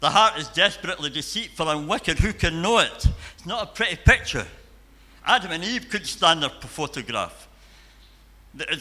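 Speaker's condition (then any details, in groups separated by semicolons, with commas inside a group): Cleft palate and cleft lip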